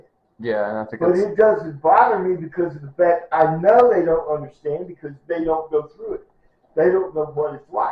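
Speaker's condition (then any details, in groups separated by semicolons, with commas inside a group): Cerebral palsy; milder form; diagnosed at birth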